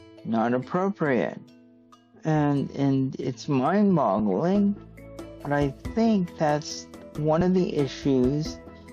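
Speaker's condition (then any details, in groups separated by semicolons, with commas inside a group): Cerebral palsy; stiff muscles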